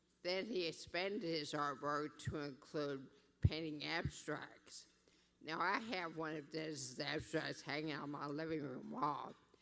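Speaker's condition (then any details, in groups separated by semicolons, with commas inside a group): Brain injury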